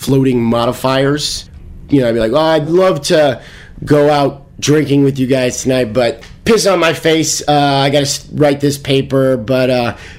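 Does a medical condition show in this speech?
Yes: Tourette's syndrome; mild, diagnosed at age 13, many medications through junior high and high school; off medication since starting college; earlier throat-clearing and coughing tics, adopted ironic shouted verbal tics like penis vagina.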